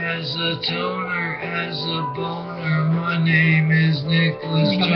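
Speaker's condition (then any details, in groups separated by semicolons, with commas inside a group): Brain injury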